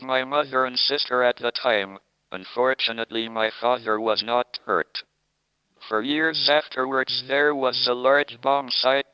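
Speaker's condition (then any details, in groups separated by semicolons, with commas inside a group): Motor neurone disease, speech-generating device; early speech impediment, steadily worsened, voice lost after tracheostomy, earlier thumb-controlled voice box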